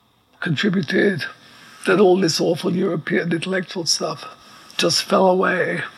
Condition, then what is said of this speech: ALS (motor neuron disease). He requires an apparatus to breathe, which you'll hear in the background.